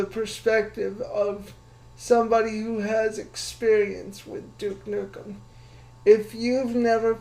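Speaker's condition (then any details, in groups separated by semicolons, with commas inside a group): Cerebral palsy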